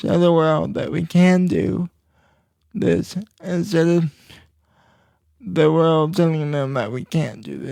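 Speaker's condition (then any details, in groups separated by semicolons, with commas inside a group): Cerebral palsy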